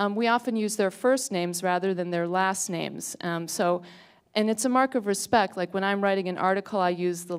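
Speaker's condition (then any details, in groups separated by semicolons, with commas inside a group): No condition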